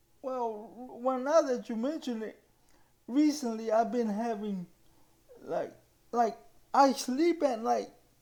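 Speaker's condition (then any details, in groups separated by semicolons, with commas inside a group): Cerebral palsy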